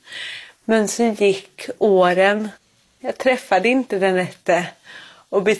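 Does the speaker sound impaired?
Yes: cerebral palsy; cerebral palsy from birth asphyxia, cord around neck, born without heartbeat, harder to move, balance difficulty.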